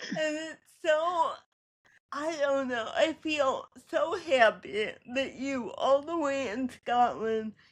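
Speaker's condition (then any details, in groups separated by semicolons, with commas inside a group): Cerebral palsy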